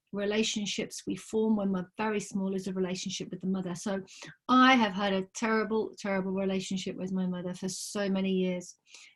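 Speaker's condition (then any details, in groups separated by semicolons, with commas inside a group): No condition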